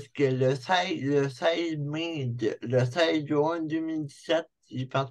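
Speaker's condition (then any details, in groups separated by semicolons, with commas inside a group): Cerebral palsy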